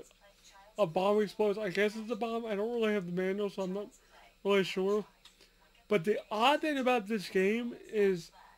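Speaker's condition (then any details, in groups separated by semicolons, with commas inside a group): Cerebral palsy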